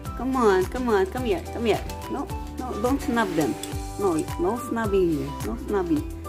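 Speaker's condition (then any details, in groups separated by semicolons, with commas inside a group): No condition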